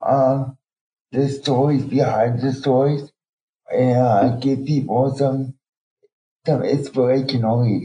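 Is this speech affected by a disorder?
Yes: cerebral palsy; years of therapy, went through adaptive learning program for people with disabilities about 32 years ago; ongoing therapy, spasms, always fighting own body; types about 10 words.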